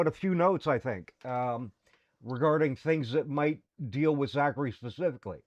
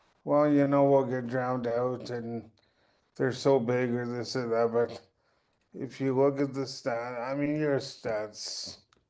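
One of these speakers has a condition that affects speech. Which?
The second: cerebral palsy; since birth, birth complications.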